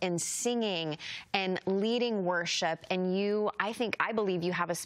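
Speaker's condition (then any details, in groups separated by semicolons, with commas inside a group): No condition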